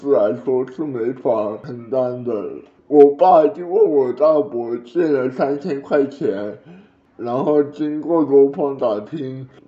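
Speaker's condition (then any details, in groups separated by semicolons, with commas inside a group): Cerebral palsy; edited for fluency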